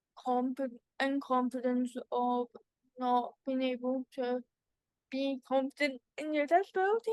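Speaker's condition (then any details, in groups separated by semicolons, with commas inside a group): Cerebral palsy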